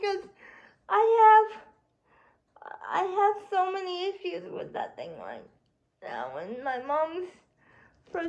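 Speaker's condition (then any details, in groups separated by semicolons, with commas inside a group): Cerebral palsy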